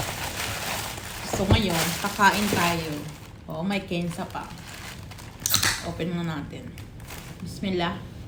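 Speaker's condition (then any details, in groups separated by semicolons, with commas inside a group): No condition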